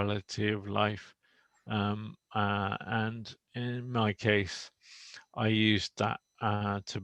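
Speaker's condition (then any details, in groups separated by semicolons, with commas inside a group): Motor neuron disease; hands weak, head-worn pointer, voice recognition; about 18 months since diagnosis, no longer walking; speech a little slow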